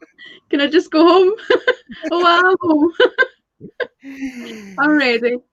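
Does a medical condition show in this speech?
No.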